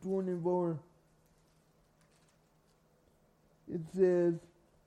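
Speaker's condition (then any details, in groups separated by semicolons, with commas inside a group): Cerebral palsy; carried everywhere by parents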